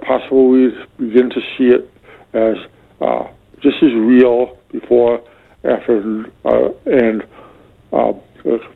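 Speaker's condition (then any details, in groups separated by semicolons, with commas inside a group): Speech impediment due to Abilify; medication-induced speech impediment, caused by Abilify; effort needed to be understood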